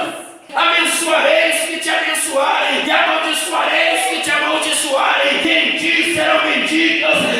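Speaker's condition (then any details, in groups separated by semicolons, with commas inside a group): No condition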